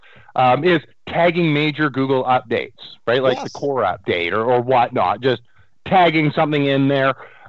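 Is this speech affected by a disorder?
No.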